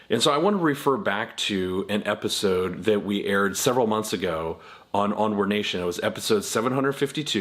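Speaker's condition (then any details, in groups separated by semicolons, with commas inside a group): No condition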